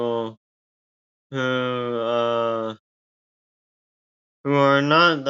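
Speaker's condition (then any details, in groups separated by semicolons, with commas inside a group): Tongue cancer surgery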